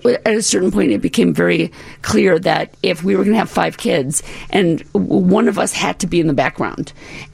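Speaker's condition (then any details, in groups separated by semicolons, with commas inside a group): Paralyzed vocal cord; paralyzed vocal cord after life-threatening medical crisis and recovery; residual issues, otherwise doing well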